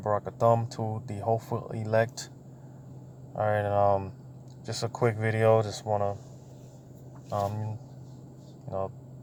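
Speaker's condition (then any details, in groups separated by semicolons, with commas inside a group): No condition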